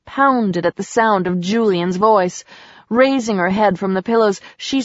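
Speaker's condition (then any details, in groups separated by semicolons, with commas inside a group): No condition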